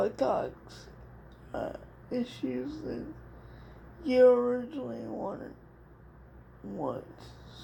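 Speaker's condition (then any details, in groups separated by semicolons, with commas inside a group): Cerebral palsy; dystonia in hands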